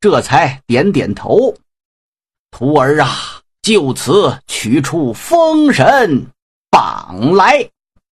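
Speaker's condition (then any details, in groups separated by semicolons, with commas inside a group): No condition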